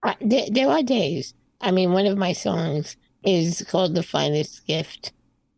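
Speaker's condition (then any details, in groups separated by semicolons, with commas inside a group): Spinal muscular atrophy type 2; from birth, slightly progressive since 20s, arms less mobile, power chair from 12, sensation unaffected; hard time talking before medication, breathing, speaking, singing now stronger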